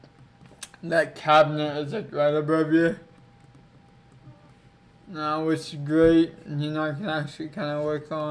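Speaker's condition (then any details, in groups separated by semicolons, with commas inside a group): Cerebral palsy; affects legs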